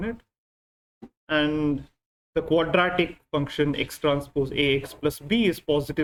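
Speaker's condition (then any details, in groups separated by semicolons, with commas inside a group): No condition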